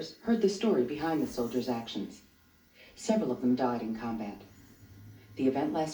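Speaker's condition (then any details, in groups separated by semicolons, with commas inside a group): No condition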